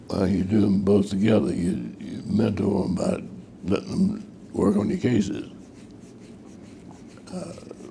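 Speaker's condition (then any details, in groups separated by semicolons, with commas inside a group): Parkinson's disease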